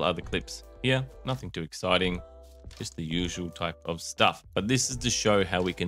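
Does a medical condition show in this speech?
No.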